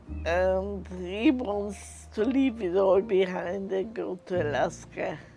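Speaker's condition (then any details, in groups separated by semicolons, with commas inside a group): Multiple sclerosis; worsening, prior chemotherapy-type treatment ineffective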